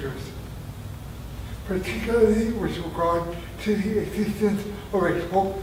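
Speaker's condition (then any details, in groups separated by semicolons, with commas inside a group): Traumatic brain injury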